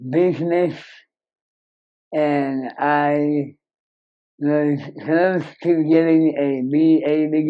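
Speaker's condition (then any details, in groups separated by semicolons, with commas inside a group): Moebius syndrome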